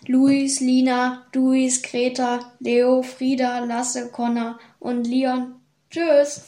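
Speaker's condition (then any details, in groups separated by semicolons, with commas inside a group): No condition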